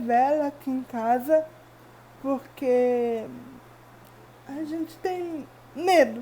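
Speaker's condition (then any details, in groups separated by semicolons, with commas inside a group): Cerebral palsy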